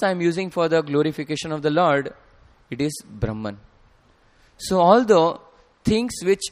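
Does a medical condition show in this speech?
No.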